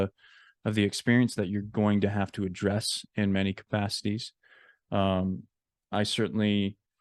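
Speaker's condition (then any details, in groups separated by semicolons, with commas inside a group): No condition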